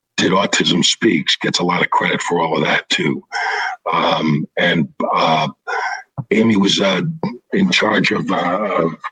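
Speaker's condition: Throat cancer, vocal cords removed

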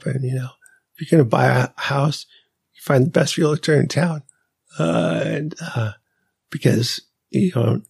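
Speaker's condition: ALS; weakness and fasciculations at onset

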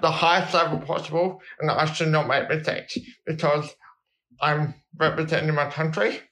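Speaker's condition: Cerebral palsy

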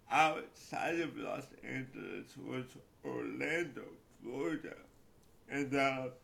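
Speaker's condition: Cerebral palsy; cerebral palsy since childhood

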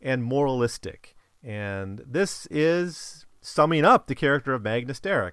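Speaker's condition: No condition

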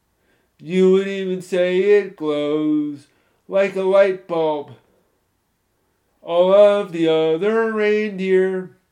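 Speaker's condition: Spastic cerebral palsy, moderate; from spinal meningitis at birth, born two months premature, primarily affects legs

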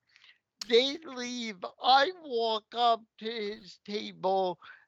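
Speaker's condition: Cerebral palsy; takes a while to walk off stage

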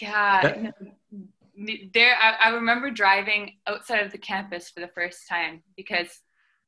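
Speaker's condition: No condition

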